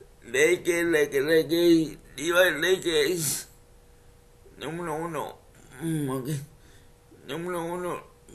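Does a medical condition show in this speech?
Yes: cerebral palsy; uses wheelchair.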